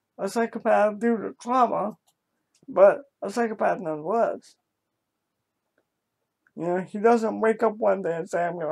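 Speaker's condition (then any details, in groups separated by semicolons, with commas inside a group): Cerebral palsy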